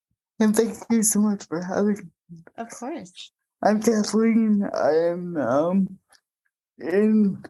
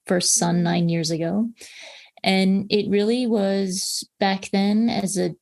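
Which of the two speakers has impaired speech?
The first: cerebral palsy.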